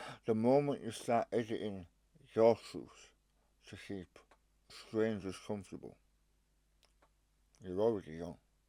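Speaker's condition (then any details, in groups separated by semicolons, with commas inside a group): Stage 4 tongue cancer, hemiglossectomy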